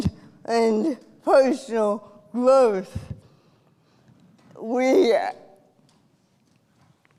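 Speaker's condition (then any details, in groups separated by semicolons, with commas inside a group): Cerebral palsy; from birth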